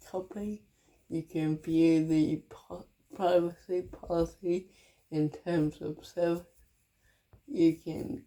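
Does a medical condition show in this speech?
Yes: cerebral palsy.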